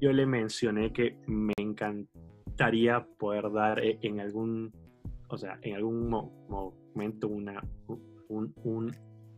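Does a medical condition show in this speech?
Yes: stuttering; adult stuttering; works on communicating with less struggle, stutters openly while speaking; blocks and disfluencies, difficulty saying presente at roll call, sound repetitions; here repeated sounds, repeated words, prolonged sounds.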